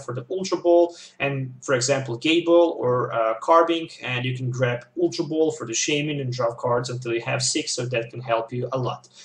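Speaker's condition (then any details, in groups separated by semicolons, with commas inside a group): No condition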